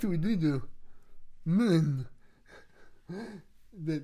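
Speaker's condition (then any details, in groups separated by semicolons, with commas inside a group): Cerebral palsy; has two wheelchairs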